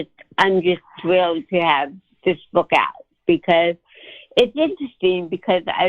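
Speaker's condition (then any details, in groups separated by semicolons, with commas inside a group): Cerebral palsy; titanium neck, dystonia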